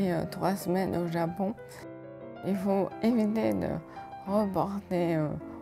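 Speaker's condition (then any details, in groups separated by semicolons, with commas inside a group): ALS; about 1.5 years since onset, began in fingers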